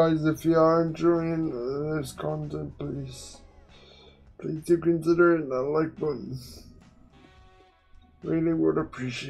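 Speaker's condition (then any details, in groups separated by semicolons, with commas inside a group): Quadriplegic cerebral palsy; uses one hand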